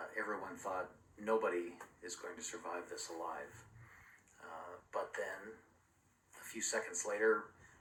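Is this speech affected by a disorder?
No.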